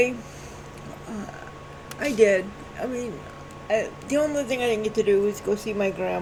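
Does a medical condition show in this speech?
Yes: cerebral palsy.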